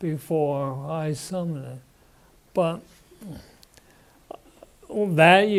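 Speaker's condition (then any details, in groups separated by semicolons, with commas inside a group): Parkinson's disease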